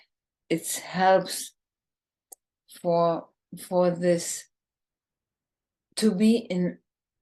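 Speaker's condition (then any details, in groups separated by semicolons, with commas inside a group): ALS, bulbar form, bulbar onset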